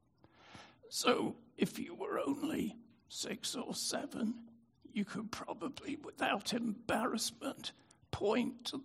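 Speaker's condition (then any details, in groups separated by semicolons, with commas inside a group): Spasmodic dystonia; prior stroke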